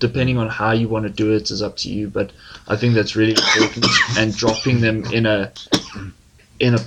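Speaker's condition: No condition

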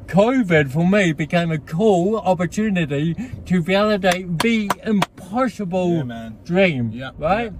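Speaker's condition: Cerebral palsy; speech impediment, reframed by speaker as an accent

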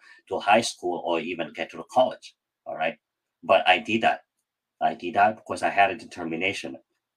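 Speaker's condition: Cleft palate; cleft palate since childhood, speech practiced for many hours at home over years; hard to speak growing up, could not say every word even in high school, mocked for speech

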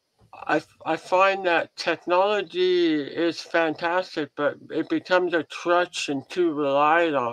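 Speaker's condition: Head and neck cancer surgery; large tumor removed from side of neck, reconstructive surgery, crooked head since; survivor, about 14 years since diagnosis, 43% five-year survival odds then; ongoing throat challenges

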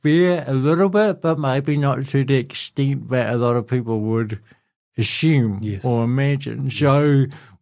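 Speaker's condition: Cerebral palsy; speech impediment, voice affected

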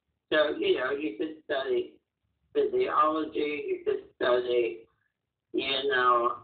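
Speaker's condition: Muscular dystrophy; physical disability

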